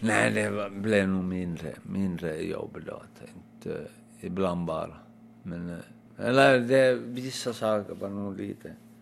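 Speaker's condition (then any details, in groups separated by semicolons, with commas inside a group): Aphasia after brain injury; taken to Malmska Sjukhuset, later tested in Vasa, past seizures treated with medication, now off medication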